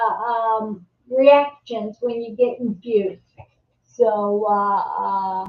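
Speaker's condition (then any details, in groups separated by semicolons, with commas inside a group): Multiple sclerosis, secondary progressive; hears herself slurring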